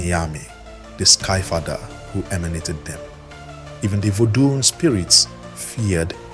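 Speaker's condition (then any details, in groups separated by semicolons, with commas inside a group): No condition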